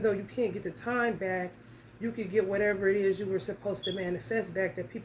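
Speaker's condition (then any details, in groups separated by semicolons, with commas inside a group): No condition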